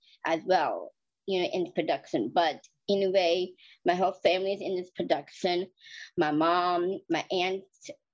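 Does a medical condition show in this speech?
Yes: Down syndrome; flat feet.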